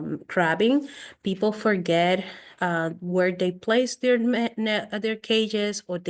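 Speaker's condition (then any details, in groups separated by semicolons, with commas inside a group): No condition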